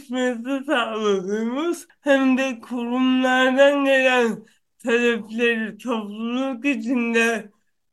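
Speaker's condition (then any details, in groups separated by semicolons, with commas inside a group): Cerebral palsy; no known cure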